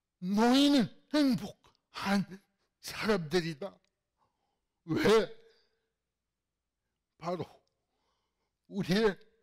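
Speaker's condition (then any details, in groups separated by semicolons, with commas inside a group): Cerebral palsy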